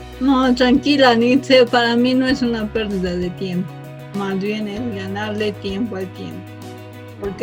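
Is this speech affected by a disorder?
Yes: cerebral palsy from birth.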